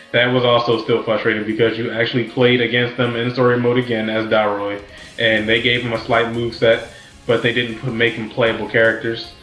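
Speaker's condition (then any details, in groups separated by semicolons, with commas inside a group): No condition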